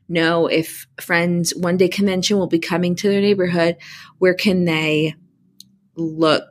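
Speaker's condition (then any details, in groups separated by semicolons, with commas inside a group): Stuttering; prolonged sounds, blocks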